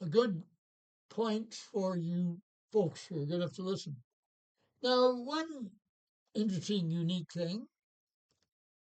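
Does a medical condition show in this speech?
Yes: Parkinson's.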